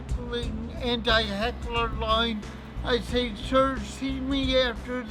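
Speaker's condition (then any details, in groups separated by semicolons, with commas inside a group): Cerebral palsy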